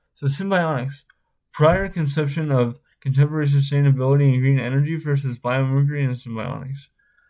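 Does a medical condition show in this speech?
Yes: spastic cerebral palsy.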